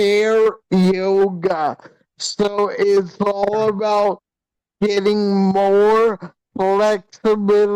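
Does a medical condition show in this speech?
Yes: hydrocephalus with shunt failure.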